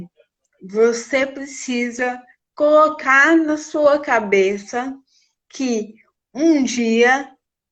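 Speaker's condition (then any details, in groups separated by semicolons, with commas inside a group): Cerebral palsy; from birth, premature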